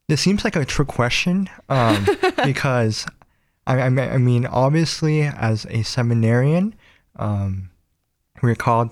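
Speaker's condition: Cleft palate; nose and lip

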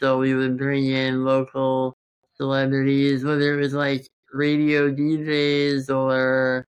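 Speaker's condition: Congenital muscular dystrophy; present since birth

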